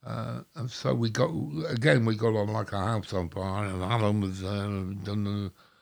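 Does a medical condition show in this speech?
Yes: stroke; mini stroke since last podcast visit; recuperating, speech coming back; slurring words a lot, people think drunk.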